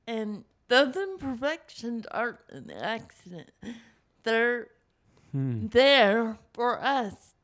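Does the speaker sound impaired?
Yes: cerebral palsy; cerebral palsy from 28 minutes without breathing at birth, brain oxygen loss, involuntary movements, permanent, thinking unaffected; wiggles a lot, falls at times; cerebral palsy affects speech, voice sounds different, speaking is hard.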